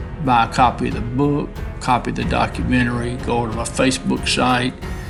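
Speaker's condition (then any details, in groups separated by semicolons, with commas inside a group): No condition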